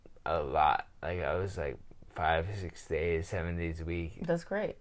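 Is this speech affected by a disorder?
Yes: traumatic brain injury.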